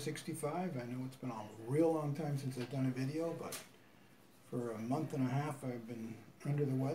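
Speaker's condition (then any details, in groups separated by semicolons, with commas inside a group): No condition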